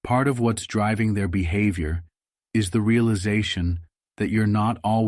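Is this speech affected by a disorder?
No.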